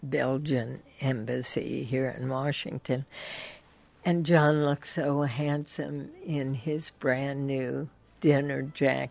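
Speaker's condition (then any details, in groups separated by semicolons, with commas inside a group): Spasmodic dysphonia; requires hard work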